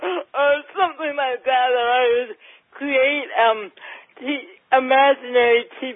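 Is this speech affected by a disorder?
Yes: cerebral palsy, mild; mildly affects speech.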